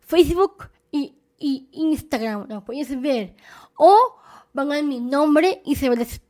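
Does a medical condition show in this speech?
Yes: Down syndrome; present from birth.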